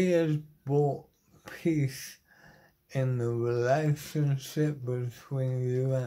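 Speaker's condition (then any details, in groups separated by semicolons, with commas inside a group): Motor neuron disease; terminal; body failing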